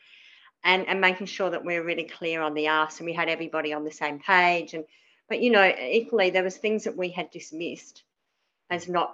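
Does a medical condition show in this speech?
Yes: cleft palate; dental services.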